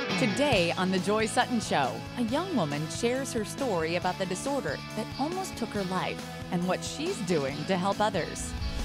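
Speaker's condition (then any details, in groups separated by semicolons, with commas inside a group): No condition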